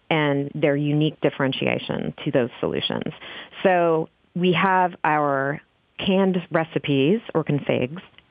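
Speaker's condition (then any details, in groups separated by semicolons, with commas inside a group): No condition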